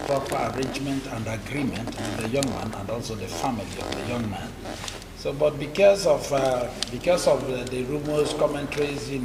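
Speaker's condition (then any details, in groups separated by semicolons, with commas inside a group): No condition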